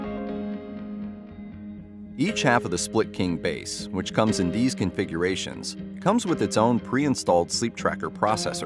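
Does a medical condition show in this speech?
No.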